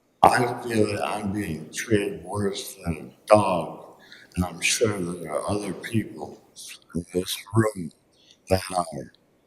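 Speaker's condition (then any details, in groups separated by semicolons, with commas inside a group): Traumatic brain injury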